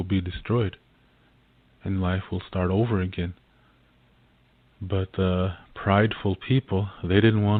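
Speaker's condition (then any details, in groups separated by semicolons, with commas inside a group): No condition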